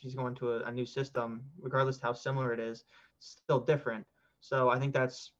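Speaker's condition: No condition

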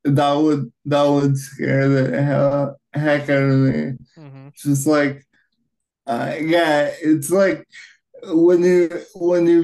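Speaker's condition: Cerebral palsy, right-sided high tone

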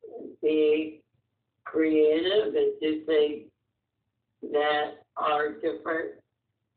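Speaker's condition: Muscular dystrophy; uses power wheelchair for independence

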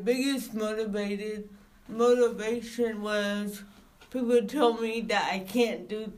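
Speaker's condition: Cerebral palsy; no wheelchair use, visible physical signs

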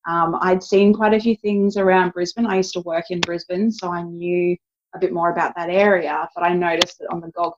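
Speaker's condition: No condition

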